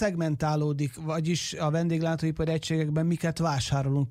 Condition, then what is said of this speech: No condition.